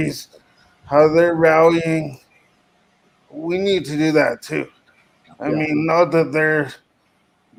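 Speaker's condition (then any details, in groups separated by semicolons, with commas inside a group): Cerebral palsy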